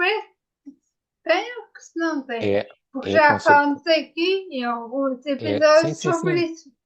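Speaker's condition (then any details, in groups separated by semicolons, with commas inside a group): Ataxia after brain injury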